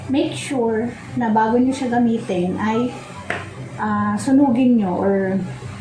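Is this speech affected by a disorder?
No.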